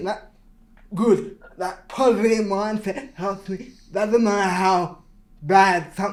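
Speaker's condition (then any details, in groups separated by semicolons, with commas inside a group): Cerebral palsy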